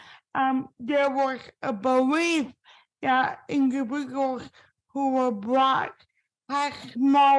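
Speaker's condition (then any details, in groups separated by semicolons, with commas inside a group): Spastic cerebral palsy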